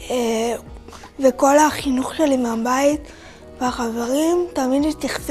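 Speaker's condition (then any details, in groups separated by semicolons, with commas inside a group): Cerebral palsy; from birth, physical disability only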